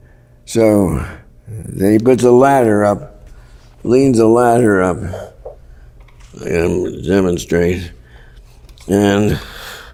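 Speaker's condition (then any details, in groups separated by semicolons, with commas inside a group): Parkinson's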